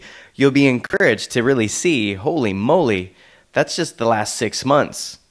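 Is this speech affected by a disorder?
No.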